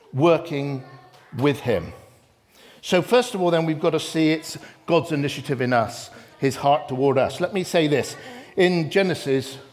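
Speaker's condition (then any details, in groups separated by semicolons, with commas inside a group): No condition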